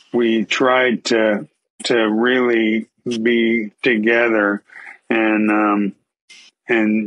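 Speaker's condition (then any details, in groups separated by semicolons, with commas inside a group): ALS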